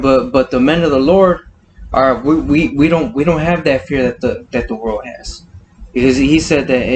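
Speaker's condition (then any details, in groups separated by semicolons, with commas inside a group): No condition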